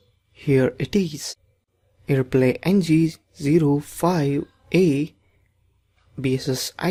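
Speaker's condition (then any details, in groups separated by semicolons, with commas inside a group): No condition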